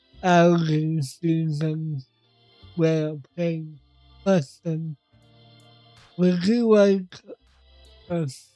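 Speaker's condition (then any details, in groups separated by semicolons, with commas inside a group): Cerebral palsy; affects voice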